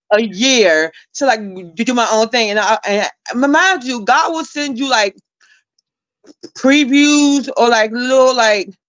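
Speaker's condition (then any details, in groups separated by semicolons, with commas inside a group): Stuttering; repeated sounds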